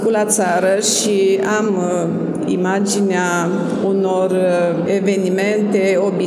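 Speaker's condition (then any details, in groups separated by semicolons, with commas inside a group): No condition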